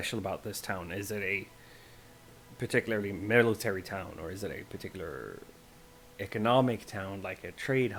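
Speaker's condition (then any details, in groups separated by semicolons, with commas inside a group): No condition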